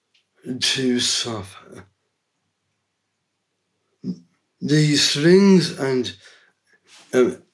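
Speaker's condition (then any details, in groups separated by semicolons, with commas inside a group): Down syndrome; from birth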